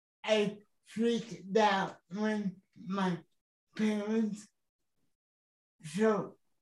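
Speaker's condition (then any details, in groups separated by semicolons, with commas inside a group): Cerebral palsy; uses X3 all-terrain wheelchair from ExtremeMotus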